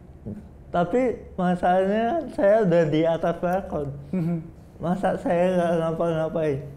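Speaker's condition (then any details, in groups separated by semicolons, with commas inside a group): Cerebral palsy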